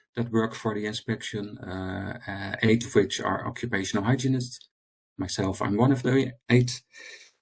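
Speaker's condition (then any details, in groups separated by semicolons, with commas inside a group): No condition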